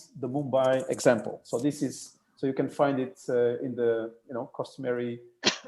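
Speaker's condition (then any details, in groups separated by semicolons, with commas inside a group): No condition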